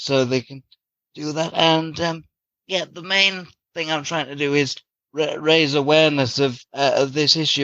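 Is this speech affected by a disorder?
Yes: cerebral palsy.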